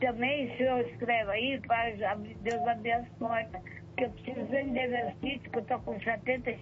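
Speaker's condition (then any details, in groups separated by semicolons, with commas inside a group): Facial droop after stroke; caused by stroke, mouth twisted; mouth not fully recovered, stroke sequelae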